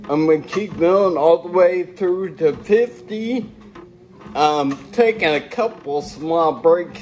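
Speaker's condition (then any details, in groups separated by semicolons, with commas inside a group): Brain injury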